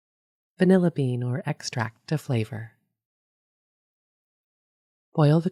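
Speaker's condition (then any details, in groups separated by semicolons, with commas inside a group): No condition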